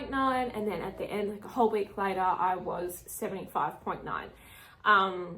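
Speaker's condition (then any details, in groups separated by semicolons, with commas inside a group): No condition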